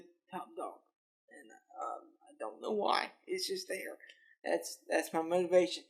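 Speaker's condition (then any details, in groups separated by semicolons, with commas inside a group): Cerebral palsy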